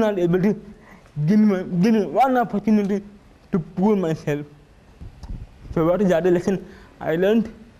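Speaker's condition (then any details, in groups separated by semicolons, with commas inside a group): Cerebral palsy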